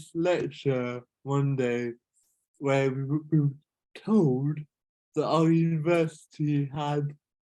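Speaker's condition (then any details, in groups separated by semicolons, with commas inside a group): Cerebral palsy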